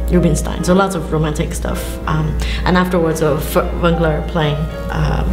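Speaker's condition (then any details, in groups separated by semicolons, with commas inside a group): No condition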